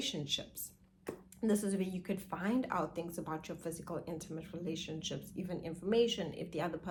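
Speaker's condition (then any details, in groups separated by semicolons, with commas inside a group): No condition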